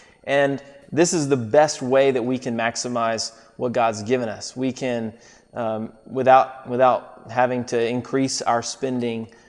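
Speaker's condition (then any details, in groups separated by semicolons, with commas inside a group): No condition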